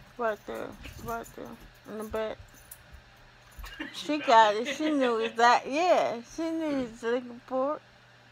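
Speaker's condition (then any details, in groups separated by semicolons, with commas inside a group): ALS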